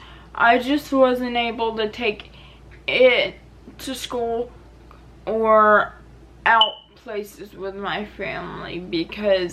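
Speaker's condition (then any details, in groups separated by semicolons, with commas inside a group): Cerebral palsy; hip osteoarthritis from cerebral palsy, service dog; surgery upcoming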